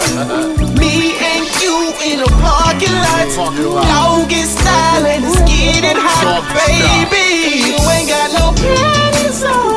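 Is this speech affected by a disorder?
No.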